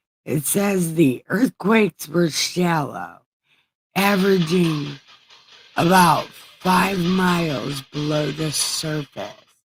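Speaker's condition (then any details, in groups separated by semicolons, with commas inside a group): Brain injury; brain surgery; after brain surgery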